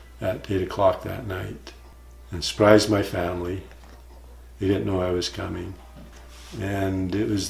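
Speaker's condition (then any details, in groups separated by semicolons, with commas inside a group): No condition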